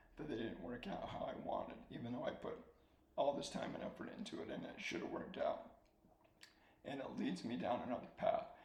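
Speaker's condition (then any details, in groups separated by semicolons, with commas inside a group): ALS; slow-progressing form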